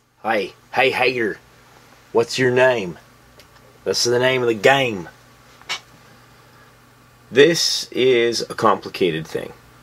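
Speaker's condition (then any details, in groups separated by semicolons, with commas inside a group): No condition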